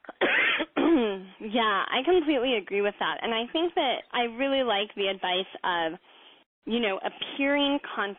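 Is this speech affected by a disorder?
Yes: cleft palate; congenital cleft palate, about 7 years of speech therapy.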